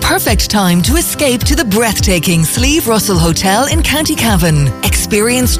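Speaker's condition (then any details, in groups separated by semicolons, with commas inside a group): No condition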